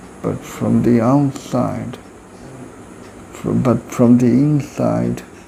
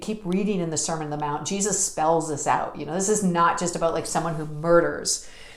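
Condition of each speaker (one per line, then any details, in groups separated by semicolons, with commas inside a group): Cerebral palsy
No condition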